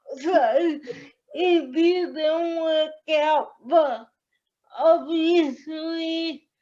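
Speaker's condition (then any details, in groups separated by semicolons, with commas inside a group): Cerebral palsy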